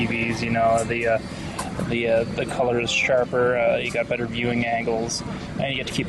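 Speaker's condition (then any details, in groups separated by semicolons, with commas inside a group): No condition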